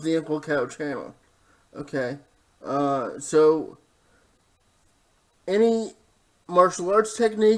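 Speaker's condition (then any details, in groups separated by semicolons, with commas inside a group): Cerebral palsy, spastic diplegia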